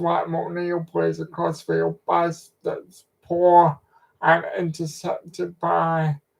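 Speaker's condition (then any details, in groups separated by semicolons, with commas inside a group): Cerebral palsy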